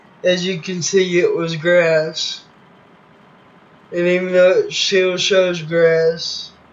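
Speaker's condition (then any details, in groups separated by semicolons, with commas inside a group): Cerebral palsy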